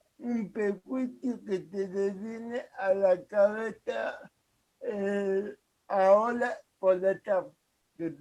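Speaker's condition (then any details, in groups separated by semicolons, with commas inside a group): Cerebral palsy; from birth; speaks as if with potato in mouth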